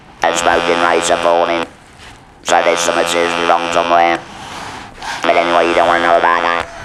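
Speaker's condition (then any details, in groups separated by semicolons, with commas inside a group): Laryngeal cancer with laryngectomy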